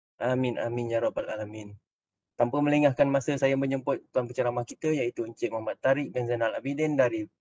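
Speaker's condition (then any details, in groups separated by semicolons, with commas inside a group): No condition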